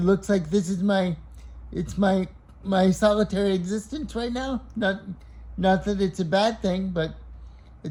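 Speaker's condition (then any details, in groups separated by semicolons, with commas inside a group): Cerebral palsy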